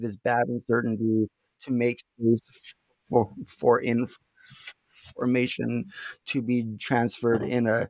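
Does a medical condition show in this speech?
Yes: stuttering; not stuttering much at time of recording; here blocks.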